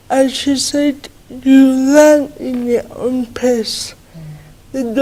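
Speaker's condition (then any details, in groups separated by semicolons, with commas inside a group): Mild cerebral palsy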